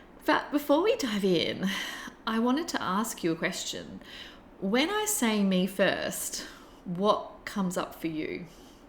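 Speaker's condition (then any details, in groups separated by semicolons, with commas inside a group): No condition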